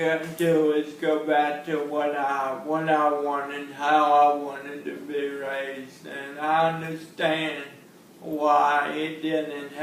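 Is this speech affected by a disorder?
Yes: cerebral palsy; since birth.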